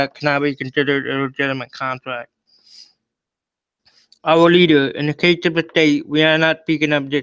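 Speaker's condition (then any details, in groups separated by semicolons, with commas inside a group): Cerebral palsy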